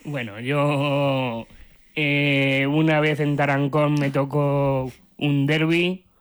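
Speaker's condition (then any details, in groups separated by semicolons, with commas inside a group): Down syndrome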